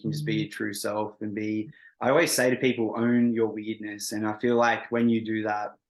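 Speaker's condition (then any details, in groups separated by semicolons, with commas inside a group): No condition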